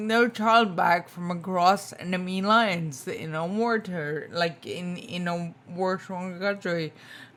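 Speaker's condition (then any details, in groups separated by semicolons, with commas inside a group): Spinocerebellar ataxia type 2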